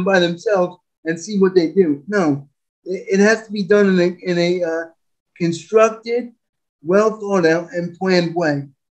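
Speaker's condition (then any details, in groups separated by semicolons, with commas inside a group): Spastic quadriplegic cerebral palsy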